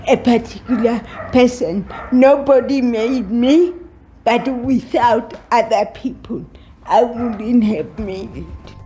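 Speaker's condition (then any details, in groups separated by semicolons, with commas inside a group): Cerebral palsy; moderate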